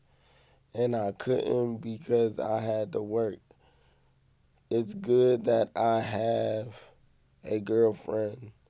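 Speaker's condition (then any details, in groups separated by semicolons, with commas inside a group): Cerebral palsy; affects movement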